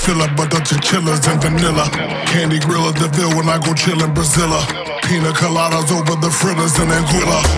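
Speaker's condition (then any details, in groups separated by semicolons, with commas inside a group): No condition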